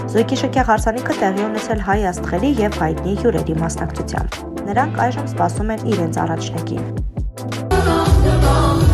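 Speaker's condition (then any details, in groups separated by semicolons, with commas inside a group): No condition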